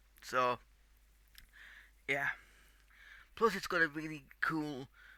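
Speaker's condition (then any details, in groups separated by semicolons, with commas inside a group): Cerebral palsy; tight muscles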